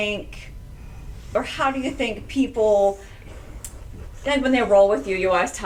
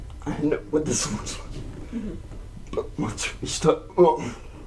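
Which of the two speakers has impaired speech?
The second: cerebral palsy.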